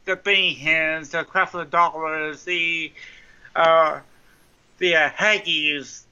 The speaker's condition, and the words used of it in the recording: Cerebral palsy. That's because I have a mild form of cerebral palsy, and I'm going to be joking about my speech impairment throughout the show.